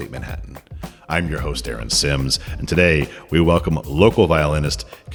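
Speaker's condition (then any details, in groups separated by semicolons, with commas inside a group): No condition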